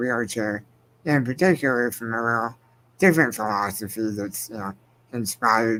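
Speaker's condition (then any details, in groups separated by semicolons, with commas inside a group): Spinal muscular atrophy; progressive, wheelchair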